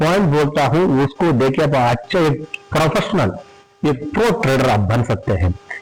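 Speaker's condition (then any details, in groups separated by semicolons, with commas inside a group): No condition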